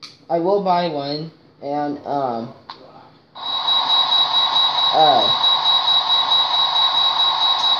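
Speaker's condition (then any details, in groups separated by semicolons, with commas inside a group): No condition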